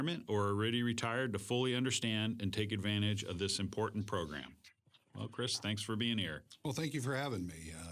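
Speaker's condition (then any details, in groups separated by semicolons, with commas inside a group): No condition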